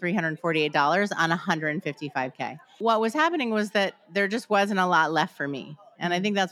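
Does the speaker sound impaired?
No.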